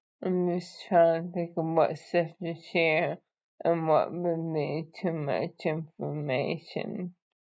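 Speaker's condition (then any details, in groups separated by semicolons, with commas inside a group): ALS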